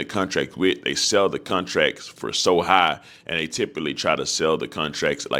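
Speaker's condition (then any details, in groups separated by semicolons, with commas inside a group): No condition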